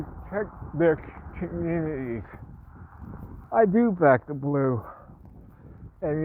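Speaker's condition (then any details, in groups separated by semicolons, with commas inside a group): Parkinson's; speech impediment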